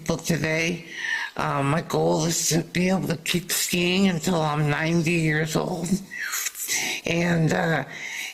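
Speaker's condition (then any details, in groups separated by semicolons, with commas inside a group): Salivary duct carcinoma surgery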